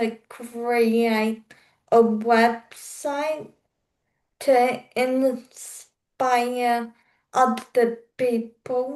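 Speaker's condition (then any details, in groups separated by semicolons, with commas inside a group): Cerebral palsy; affects mobility, walks with cane walker, wheelchair for long distances; slower speaking pace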